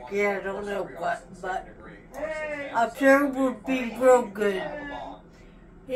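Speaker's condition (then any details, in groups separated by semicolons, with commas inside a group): Traumatic brain injury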